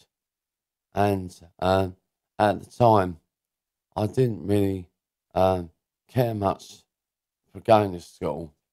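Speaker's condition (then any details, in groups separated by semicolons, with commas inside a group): Cerebral palsy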